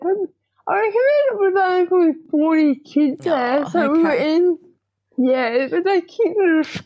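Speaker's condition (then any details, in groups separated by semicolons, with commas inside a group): Cerebral palsy, diplegia; speech a bit odd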